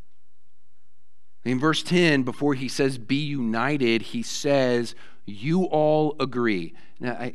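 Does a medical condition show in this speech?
No.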